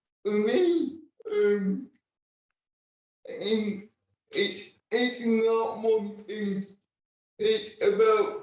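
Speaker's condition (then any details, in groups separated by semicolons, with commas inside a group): Cerebral palsy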